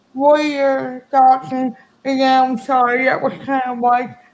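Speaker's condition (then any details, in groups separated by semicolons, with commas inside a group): Cerebral palsy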